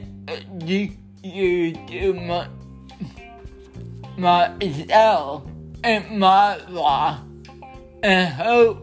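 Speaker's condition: Cerebral palsy

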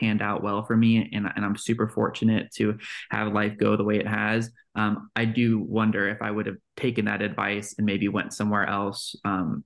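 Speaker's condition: No condition

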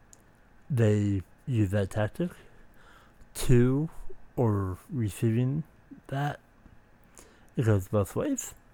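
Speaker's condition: Speech impediment

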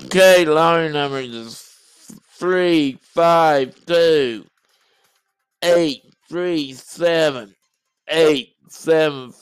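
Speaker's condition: Cerebral palsy and muscular dystrophy; present since childhood

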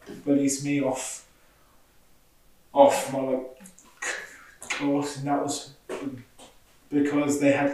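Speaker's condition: Stutter; stammer present since school years; difficulty saying things at work raising safety concerns, speech reportedly different when drunk; repeated sounds, repeated words, blocks

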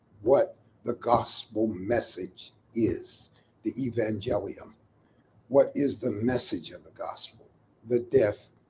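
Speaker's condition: No condition

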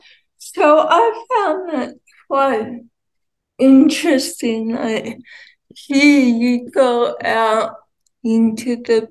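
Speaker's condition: Cerebral palsy, ataxia; mostly uses wheelchair

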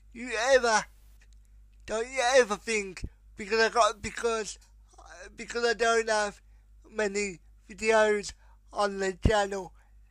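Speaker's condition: Spastic quadriplegic cerebral palsy, severe; present since birth

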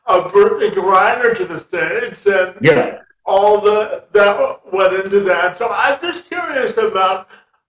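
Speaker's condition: Cerebral palsy, spastic quadriplegia

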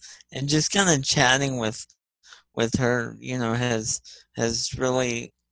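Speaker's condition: Spastic cerebral palsy; multi-handicap class

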